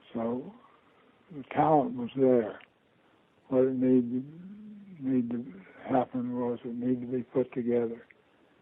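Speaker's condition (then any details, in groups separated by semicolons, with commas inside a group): Parkinson's disease; diagnosed about two years ago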